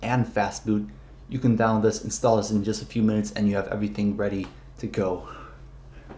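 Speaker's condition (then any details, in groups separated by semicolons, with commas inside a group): No condition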